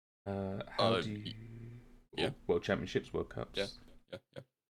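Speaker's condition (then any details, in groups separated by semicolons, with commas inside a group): No condition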